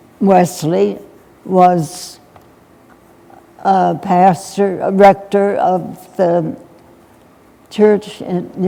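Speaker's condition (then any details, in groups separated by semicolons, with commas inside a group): Essential tremor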